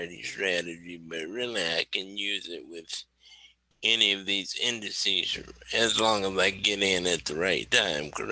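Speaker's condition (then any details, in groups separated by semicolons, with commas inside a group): Cerebral palsy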